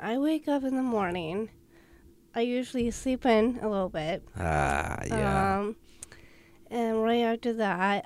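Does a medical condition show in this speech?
Yes: Down syndrome.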